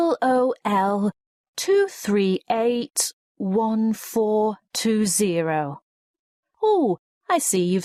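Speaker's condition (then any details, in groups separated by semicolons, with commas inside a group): No condition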